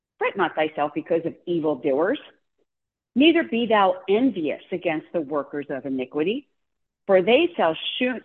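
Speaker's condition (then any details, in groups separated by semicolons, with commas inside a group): No condition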